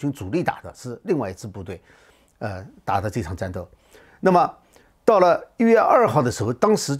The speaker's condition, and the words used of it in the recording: None; typical speech.